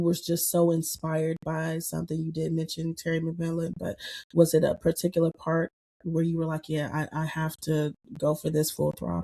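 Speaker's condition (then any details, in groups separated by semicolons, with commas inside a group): No condition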